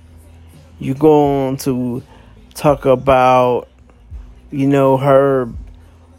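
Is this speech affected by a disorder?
Yes: cerebral palsy; able to walk, able to talk.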